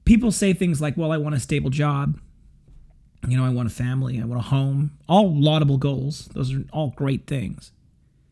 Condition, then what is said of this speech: No condition.